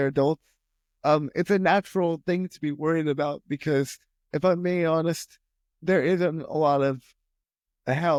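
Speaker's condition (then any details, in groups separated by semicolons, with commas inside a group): Spastic quadriplegic cerebral palsy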